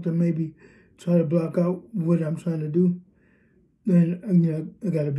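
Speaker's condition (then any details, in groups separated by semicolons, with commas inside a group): Cerebral palsy, spastic diplegia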